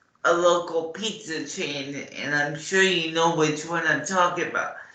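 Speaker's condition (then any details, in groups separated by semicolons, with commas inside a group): Cerebral palsy; morning medication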